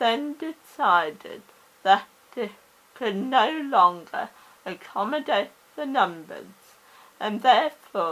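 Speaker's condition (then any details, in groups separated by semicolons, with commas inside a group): Cerebral palsy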